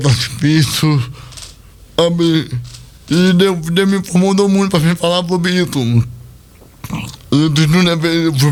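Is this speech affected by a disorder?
Yes: cerebral palsy; speech not normal.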